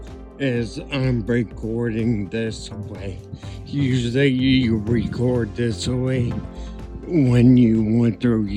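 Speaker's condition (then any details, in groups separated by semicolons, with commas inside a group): Ataxia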